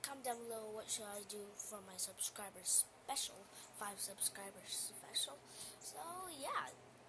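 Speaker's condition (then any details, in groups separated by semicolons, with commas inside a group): No condition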